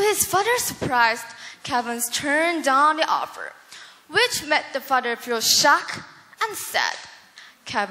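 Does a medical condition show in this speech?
No.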